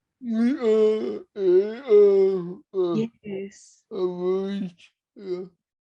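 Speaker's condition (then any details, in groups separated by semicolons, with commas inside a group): Cerebral palsy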